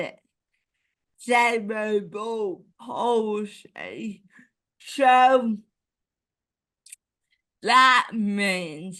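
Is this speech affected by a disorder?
Yes: cerebral palsy; ataxic type, low muscle tone; 34 years, no speech therapy since childhood; speech impairment, tension with strangers, long words harder.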